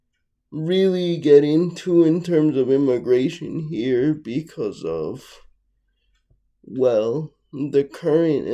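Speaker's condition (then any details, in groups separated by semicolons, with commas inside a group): Cerebral palsy, mixed, mild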